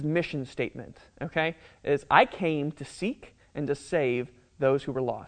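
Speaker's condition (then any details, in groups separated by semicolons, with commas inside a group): No condition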